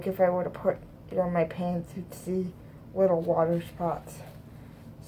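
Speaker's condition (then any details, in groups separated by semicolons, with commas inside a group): Cerebral palsy; both hands affected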